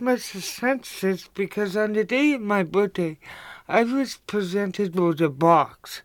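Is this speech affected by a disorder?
Yes: cerebral palsy; cerebral palsy since childhood, visible, coordination difficulties.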